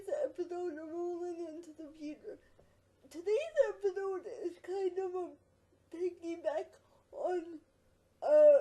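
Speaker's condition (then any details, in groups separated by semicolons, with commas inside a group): Quadriplegic cerebral palsy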